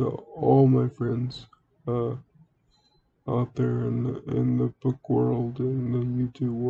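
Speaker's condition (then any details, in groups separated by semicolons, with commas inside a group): Cerebral palsy; speaks relatively well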